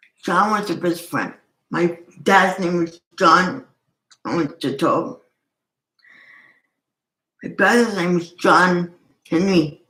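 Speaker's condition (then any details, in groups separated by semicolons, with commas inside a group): Cerebral palsy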